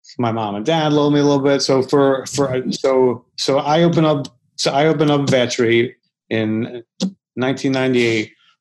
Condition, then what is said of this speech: Stuttering. First, the, uh, when you when you first meet you, you're like, you don't know at first, and you're like, oh, he's got a stutter.